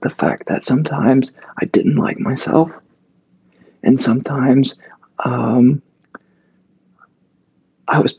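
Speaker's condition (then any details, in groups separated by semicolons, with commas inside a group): Mixed spasmodic dysphonia, mixed (abductor and adductor); multiple sclerosis ruled out by MRI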